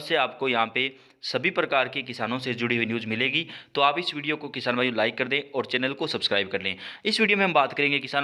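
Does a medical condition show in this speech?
No.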